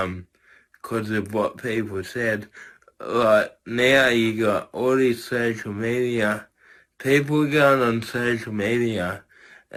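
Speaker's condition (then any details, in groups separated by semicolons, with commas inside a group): Cerebral palsy; from birth, tight muscles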